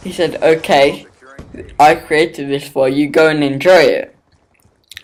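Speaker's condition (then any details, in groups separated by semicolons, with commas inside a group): Cerebral palsy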